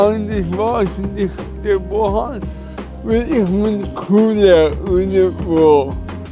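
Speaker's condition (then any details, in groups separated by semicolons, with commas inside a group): Cerebral palsy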